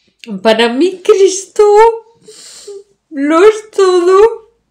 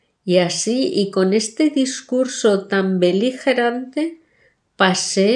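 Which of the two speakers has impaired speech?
The first: ALS; ALS, limb onset, right leg then left leg, then arms; hands and arms barely move, now affecting speech; increasingly hard to articulate, losing speech.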